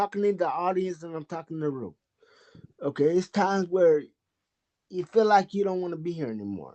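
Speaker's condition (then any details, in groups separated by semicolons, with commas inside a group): Cerebral palsy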